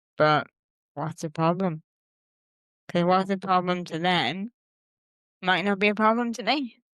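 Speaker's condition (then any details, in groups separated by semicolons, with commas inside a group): Cerebral palsy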